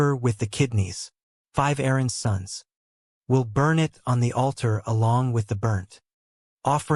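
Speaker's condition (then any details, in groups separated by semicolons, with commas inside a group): No condition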